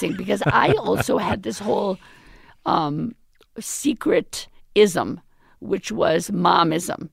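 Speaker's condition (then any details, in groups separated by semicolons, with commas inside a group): Left vocal cord paralysis, left unilateral; permanent left cord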